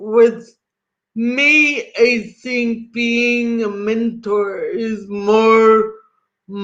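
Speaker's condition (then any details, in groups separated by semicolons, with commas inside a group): Cerebral palsy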